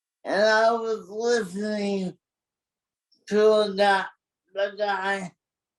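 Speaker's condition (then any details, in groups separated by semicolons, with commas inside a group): Cerebral palsy; from birth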